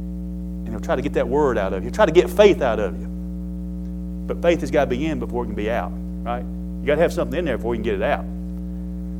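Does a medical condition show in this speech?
No.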